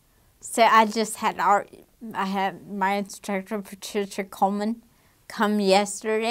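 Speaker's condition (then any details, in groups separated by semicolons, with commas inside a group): Damaged diaphragm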